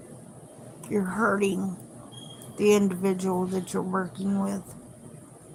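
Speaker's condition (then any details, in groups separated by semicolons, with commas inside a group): Cerebral palsy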